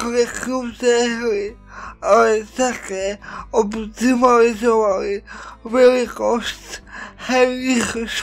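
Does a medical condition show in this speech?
Yes: cerebral palsy.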